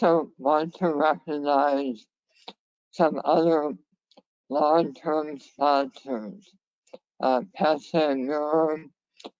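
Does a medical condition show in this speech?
Yes: head and neck cancer.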